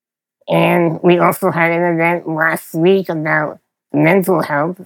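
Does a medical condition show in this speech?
Yes: spinal muscular atrophy; progressive, frequent childhood illness turning into pneumonia, over 100 hospital days in one year; needs help with all physical activities, use of only a couple fingers, power wheelchair, Dragon NaturallySpeaking.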